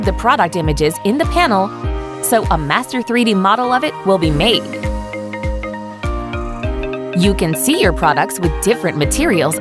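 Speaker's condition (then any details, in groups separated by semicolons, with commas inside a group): No condition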